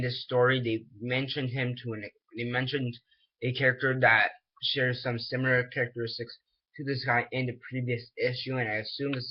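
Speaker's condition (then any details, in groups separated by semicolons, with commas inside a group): No condition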